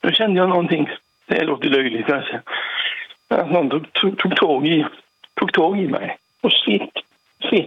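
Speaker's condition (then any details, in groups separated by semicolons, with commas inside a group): Parkinson's; on Parkinson medication, 40-50 tablets, operation planned involving tube down throat; about two months after intensive care stay, half a day on oxygen mask, struggled breathing; difficulty speaking at times, trouble getting voice out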